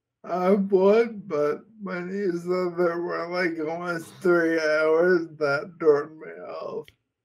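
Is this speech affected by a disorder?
Yes: Friedreich's ataxia.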